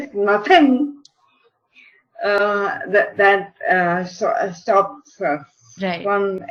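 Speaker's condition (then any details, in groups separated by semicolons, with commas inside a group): Cerebral palsy; mild speech problem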